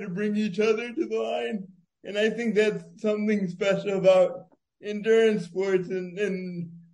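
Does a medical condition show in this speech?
Yes: cerebral palsy; congenital, born prematurely at 29 weeks, diagnosed within weeks, brain-muscle disconnect, worse lower in body, walks with walker; disorder described as making talking difficult, expected at diagnosis to probably never talk.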